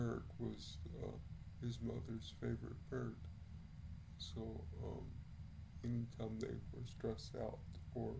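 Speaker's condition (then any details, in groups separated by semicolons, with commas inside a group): Cerebral palsy; speaks relatively well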